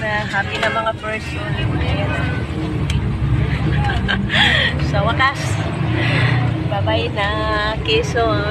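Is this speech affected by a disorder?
No.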